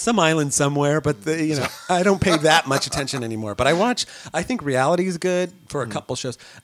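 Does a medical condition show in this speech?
No.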